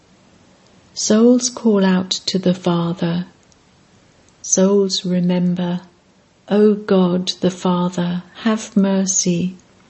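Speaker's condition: No condition

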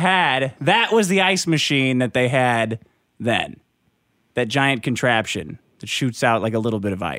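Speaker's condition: No condition

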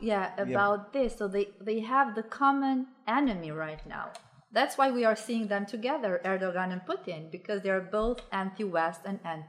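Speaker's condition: No condition

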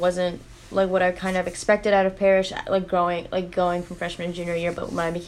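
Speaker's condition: No condition

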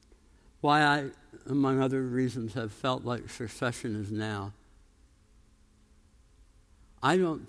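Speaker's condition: Tongue cancer, jaw reconstruction

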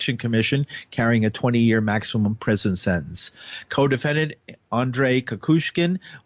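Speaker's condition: No condition

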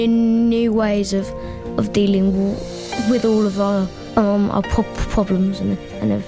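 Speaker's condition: Stammer; childhood stammer at age 11, attending Michael Palin Centre since about age six or seven; therapy at Michael Palin Centre builds confidence, helps find new ways of dealing with stammer; repeated sounds, prolonged sounds

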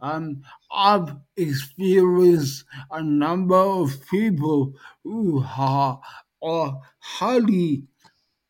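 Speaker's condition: Dysarthria post-stroke; speech highly affected

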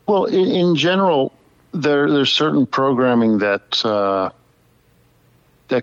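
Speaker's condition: No condition

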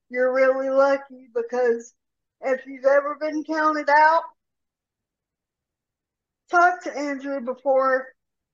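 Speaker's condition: Cerebral palsy; severe rotator cuff tear

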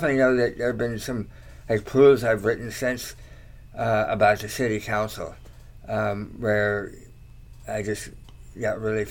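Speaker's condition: Tongue cancer surgery; slight slur, talks okay

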